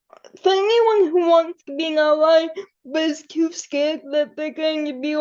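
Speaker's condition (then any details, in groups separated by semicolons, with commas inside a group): Cerebral palsy; able to articulate and speak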